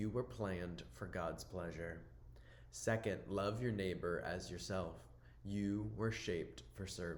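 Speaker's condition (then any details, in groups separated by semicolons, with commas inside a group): No condition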